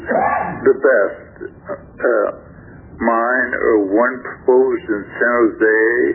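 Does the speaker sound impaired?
Yes: stroke affecting throat muscles; first stroke about 3 years ago, left side totally paralyzed, then three more small strokes; last small stroke affected throat muscles, tough time talking, listener says speech sounds fine.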